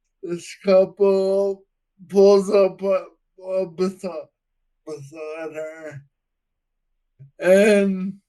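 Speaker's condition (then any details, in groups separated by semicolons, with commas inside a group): Friedreich's ataxia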